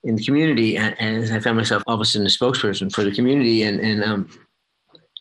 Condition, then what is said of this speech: Parkinson's disease. It's fairly clear and robust, but it's words come to me faster than I can speak them.